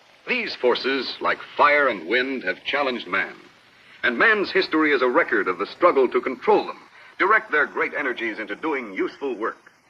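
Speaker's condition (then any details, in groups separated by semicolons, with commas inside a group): No condition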